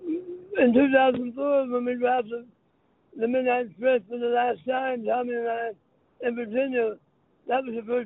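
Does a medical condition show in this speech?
Yes: throat cancer; speech impediment, sounds like a very unique accent, may be hard to understand.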